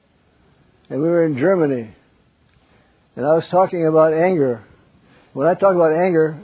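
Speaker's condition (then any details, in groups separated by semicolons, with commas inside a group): Parkinson's; wakes up around 3 am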